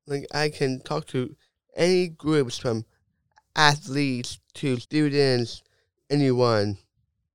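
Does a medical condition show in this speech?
Yes: Down syndrome; diagnosis explained by parents in first grade, loose ligaments, low muscle tone; age 22, physical therapy, injuries and flare ups since high school; self-described natural gift in talking, loves talking to crowds, public speaker, gave TED talk.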